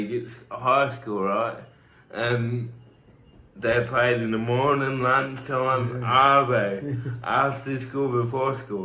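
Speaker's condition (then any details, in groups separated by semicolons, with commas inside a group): Cerebral palsy; from birth, tight muscles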